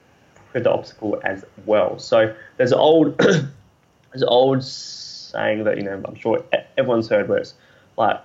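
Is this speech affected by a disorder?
Yes: stutter; stutter since school years, dropped out of high school over speech, planned never to speak again; deliberate speaking practice, reading, speaking techniques, articulation work, interviews, speaking gigs, keynotes; stutter overcome to a certain degree, fluency affected by sleep, calmness or anxiety; here prolonged sounds.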